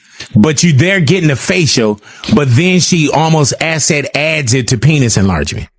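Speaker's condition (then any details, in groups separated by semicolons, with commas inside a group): No condition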